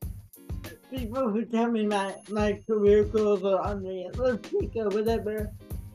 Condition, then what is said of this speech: Cerebral palsy. I've been mistaken for being intoxicated. I've been mistaken for having an intellectual disability.